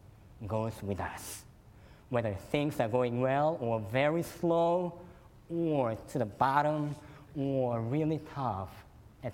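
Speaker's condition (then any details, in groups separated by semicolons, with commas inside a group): Cleft lip and palate; could not suck breast milk as newborn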